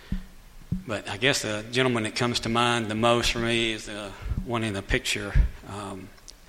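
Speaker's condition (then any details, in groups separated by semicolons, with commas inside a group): Cleft lip and palate; born with cleft lip and cleft palate, lip scar hidden by mustache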